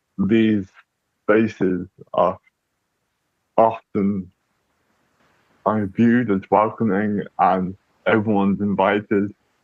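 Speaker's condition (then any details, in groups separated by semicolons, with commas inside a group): Cerebral palsy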